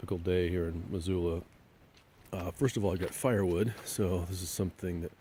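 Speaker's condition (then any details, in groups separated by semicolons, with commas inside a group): No condition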